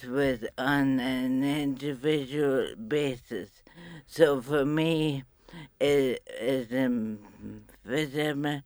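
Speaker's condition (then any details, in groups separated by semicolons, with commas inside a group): Motor neurone disease; bulbar palsy form, slurring onset, diagnosed eight months later, myasthenia gravis excluded, limbs unaffected, independent; Velutech, breathing muscle relaxants, fasciculations, Nippy non-invasive ventilator, speech aids, speech and language therapist, tires easily; steadily worsening, weak tongue, voice, swallowing and breathing affected, aspiration risk, thinking intact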